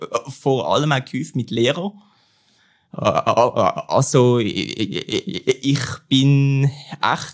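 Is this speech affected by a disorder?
Yes: stuttering; stuttering since about age 3.5, persisting, childhood self-experiments like robot-like speaking; affected in certain situations, varies better or worse, fluent when singing; here prolonged sounds.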